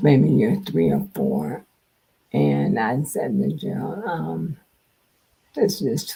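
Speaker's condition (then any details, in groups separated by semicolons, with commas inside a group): Multiple sclerosis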